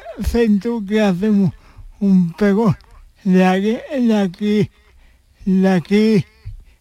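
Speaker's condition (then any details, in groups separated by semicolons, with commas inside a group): Cerebral palsy; since birth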